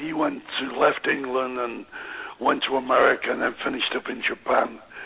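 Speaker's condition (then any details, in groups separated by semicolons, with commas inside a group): Voice box damage after neck operation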